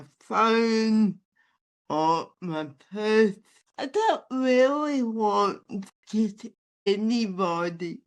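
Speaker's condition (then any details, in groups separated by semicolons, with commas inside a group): Athetoid spastic cerebral palsy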